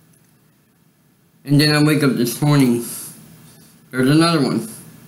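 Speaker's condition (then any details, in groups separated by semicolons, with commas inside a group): Cerebral palsy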